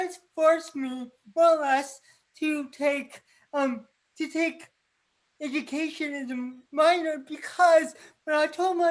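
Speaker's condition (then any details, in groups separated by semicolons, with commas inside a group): Cerebral palsy; from birth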